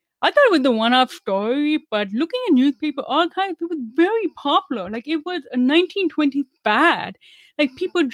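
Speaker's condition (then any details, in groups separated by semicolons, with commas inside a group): Deafness, meningitis-caused; deaf since age 4 from severe meningitis, relearned English and how to speak; uses hearing aids and closed captioning, not fluent in sign language; about 10 years of speech therapy, often told speaks really well for deaf person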